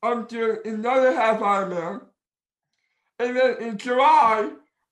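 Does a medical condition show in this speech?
Yes: Down syndrome.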